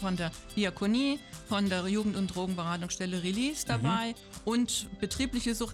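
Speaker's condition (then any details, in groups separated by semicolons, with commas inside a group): No condition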